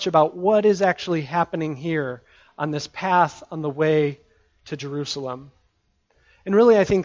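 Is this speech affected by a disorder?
No.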